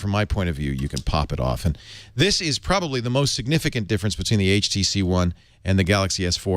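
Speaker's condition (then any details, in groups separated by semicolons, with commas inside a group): No condition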